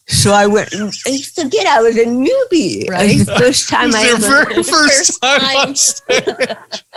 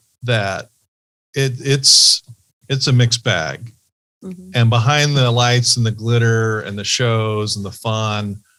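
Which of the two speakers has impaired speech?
The first: cerebral palsy; from birth.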